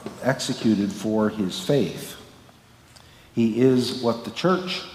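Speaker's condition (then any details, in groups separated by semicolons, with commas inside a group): No condition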